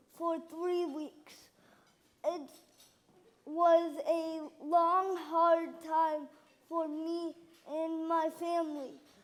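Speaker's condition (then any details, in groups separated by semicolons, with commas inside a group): Cerebral palsy; left hand and left side affected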